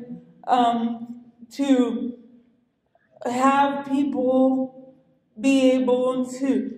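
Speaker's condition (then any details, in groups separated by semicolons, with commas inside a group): Cerebral palsy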